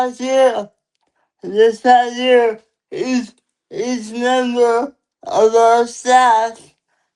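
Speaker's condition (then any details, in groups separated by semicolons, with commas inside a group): Cerebral palsy; lifelong; limited energy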